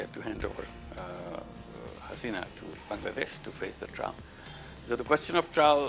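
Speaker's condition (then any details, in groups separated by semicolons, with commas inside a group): No condition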